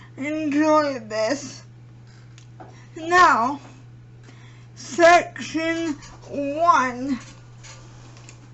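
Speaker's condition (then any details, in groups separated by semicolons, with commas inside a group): Cerebral palsy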